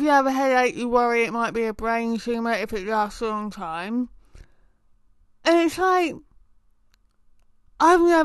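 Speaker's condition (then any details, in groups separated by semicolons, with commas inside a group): Tongue cancer; oral cancer starting as tongue patch, spread to neck lymph nodes, HPV suspected trigger, late presentation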